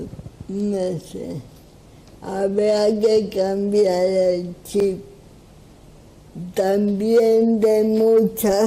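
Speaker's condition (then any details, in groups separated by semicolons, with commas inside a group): Cerebral palsy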